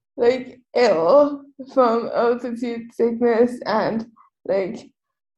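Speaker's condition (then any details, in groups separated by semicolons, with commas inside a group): Cerebral palsy; quadriplegic, wheelchair user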